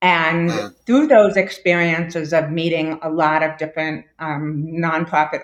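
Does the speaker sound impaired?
Yes: deafness; born with moderate to severe hearing loss, diagnosed as toddler, hearing aids, then esteem implant; permanently deaf without implants, two cochlear implants after esteem implant battery died after ten years.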